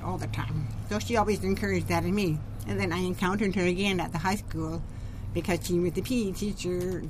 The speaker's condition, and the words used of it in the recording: Deafness. But I heard okay at the time that I was learning speech and language, but my voice will always be different.